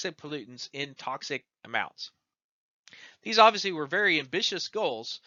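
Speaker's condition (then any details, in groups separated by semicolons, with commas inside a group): No condition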